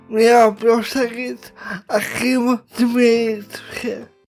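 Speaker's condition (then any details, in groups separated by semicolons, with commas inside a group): Cerebral palsy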